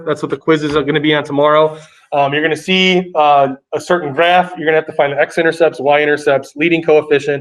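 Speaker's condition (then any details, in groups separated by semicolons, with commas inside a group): No condition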